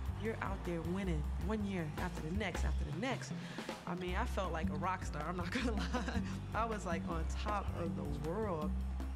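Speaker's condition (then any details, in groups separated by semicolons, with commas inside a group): No condition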